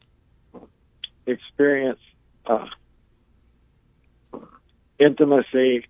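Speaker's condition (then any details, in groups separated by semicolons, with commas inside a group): ALS; diagnosed nearly 20 years ago; breathes through ventilator; able to speak and communicate clearly, slower pace, communicating takes more time due to ventilator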